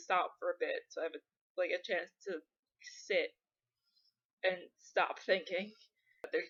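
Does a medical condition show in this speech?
No.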